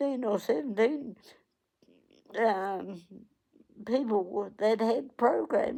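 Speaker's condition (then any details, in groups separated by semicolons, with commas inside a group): Cerebral palsy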